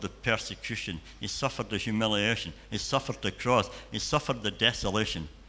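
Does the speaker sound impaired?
Yes: cleft palate and cleft lip; congenital cleft palate and cleft lip, frequent childhood hospital stays at dental hospital in Edinburgh.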